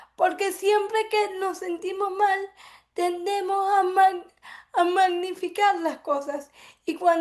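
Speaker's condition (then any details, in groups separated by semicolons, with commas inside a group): Cerebral palsy; affects speech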